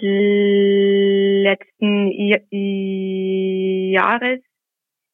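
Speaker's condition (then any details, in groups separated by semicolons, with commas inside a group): Stuttering; covert stuttering, first consciously noticed around age 10, hidden until age 21; no longer hiding stuttering, regularly reads Gospel and Epistle aloud in church as lector; reading aloud not stutter-free, anticipates hard words, formerly hid stutter with filler words and word swapping; prolonged sounds, blocks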